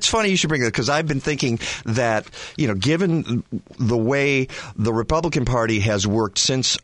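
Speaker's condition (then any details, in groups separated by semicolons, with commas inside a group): No condition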